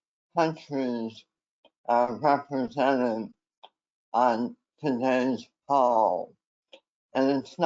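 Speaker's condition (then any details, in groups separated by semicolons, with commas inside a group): Head and neck cancer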